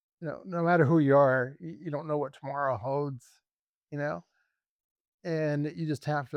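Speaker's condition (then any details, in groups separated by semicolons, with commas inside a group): ALS; genetic form; tofersen spinal injections, walking aids, breathing equipment, speech therapy; voice still present, voice banked, attends speech therapy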